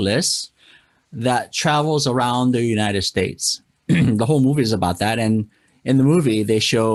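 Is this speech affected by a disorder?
No.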